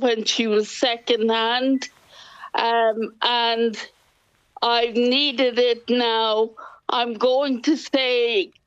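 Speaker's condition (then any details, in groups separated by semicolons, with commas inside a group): Cerebral palsy; cerebral palsy from birth, quadriplegia, legs fixed by surgery so don't bend, dependent on two carers and hoist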